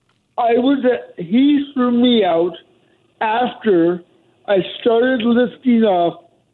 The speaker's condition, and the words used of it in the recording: Cerebral palsy. So anybody that is tense has a heightened voice, and with my speech impediment, my voice is even more heightened.